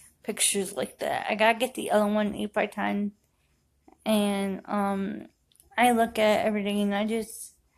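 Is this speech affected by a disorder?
Yes: cerebral palsy; affects walking.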